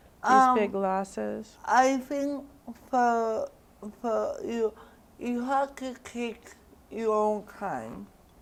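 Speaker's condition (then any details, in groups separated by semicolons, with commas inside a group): Cerebral palsy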